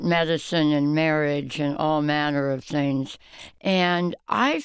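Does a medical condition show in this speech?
Yes: oral cancer, half tongue removed, partial glossectomy; oral cancer under tongue, recurred as golf-ball tumor, half tongue and part jaw removed, radiation; survivor, about 25 years since diagnosis, failed hip graft, jaw bar loosened and removed.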